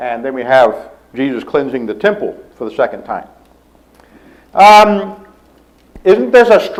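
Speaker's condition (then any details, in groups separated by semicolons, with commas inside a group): No condition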